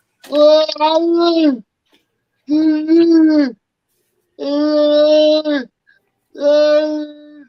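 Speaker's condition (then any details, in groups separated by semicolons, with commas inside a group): Cerebral palsy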